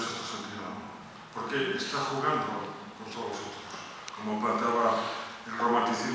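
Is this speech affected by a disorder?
No.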